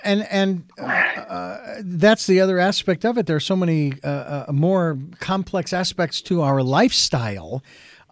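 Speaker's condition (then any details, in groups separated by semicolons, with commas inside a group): No condition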